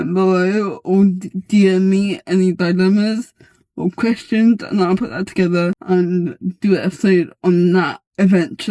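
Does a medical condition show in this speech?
Yes: cerebral palsy.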